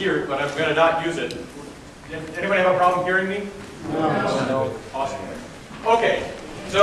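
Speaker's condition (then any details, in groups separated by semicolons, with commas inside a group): No condition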